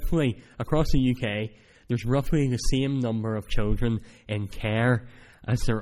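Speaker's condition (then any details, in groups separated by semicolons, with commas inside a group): Cleft palate; speech not that clear at times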